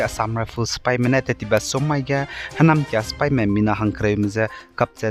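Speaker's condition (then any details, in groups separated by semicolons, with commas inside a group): No condition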